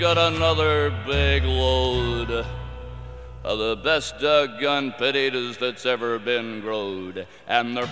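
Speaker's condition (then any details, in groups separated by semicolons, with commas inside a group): No condition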